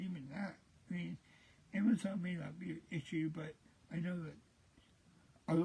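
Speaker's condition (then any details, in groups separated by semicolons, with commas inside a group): Cerebral palsy; present since birth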